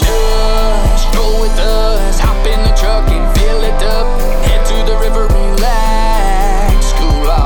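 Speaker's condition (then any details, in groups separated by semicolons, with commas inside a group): No condition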